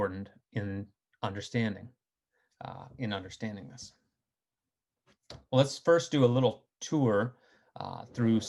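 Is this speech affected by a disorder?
No.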